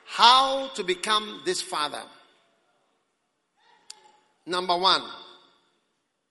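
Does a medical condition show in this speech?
No.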